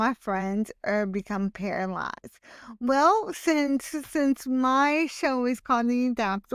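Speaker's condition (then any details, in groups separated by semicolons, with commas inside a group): Hemiplegic cerebral palsy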